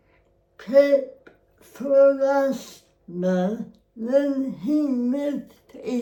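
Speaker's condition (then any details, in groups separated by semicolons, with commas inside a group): Cerebral palsy; spastic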